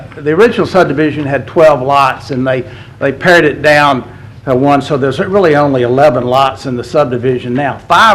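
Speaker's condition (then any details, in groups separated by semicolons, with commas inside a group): No condition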